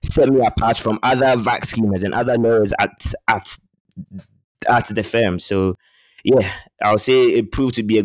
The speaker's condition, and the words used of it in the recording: Stuttering. And it's really improved my speech over time.